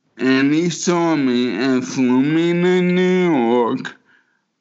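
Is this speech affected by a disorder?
Yes: motor neuron disease; form of ALS (Lou Gehrig's disease), brain not talking to muscles, first sign about 4 years ago; can no longer dance.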